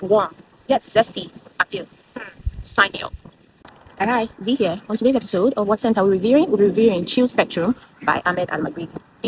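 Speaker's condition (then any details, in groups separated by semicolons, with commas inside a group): No condition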